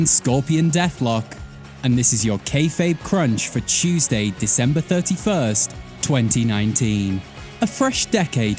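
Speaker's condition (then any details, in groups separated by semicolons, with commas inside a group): No condition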